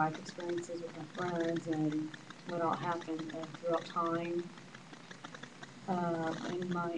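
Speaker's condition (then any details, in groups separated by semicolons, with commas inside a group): No condition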